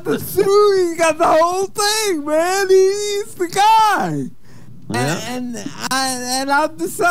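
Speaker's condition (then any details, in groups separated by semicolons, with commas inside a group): Cerebral palsy; wheelchair user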